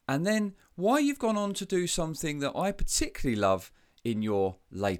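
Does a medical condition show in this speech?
No.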